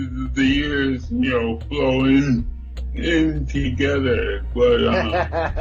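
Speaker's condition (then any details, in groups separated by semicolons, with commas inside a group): Cerebral palsy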